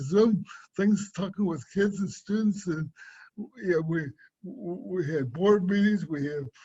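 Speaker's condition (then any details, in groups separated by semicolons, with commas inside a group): Cerebral palsy; affects speech and swallowing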